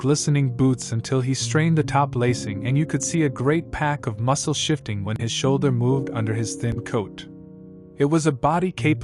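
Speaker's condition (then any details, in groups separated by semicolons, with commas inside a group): No condition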